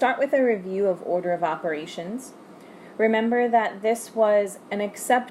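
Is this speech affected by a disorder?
No.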